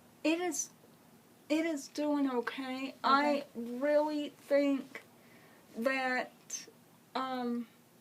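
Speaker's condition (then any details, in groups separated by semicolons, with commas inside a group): Cerebral palsy; congenital, uses wheelchair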